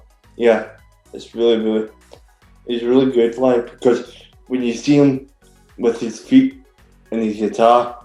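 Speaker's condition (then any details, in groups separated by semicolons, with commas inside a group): Cerebral palsy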